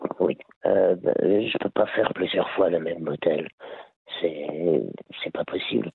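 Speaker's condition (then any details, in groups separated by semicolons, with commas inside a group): Laryngeal cancer; part of lung removed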